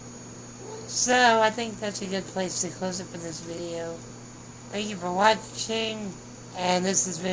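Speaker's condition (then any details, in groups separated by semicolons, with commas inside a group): Spinal muscular atrophy; tracheostomy, tongue and mouth muscles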